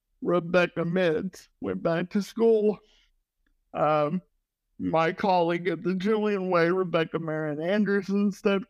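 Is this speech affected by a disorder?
Yes: cerebral palsy.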